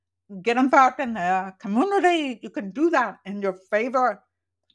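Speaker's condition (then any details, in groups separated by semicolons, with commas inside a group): Profoundly deaf, congenital; accent from deafness, not British, described as accent from nowhere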